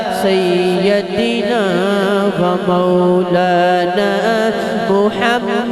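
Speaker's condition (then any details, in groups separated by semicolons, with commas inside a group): No condition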